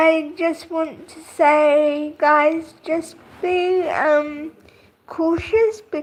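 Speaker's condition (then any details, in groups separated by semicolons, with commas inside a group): Cerebral palsy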